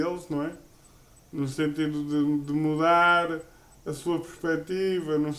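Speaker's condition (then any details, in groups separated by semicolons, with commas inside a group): Cerebral palsy; uses a wheelchair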